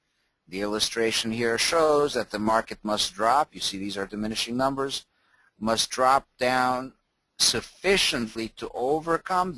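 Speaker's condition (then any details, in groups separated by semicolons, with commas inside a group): No condition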